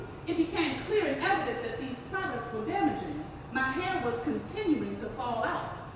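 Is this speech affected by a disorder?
No.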